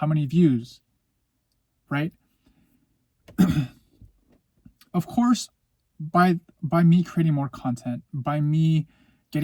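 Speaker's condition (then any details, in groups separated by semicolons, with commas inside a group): No condition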